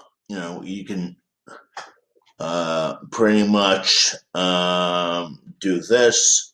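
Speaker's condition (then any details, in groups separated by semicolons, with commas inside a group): Cerebral palsy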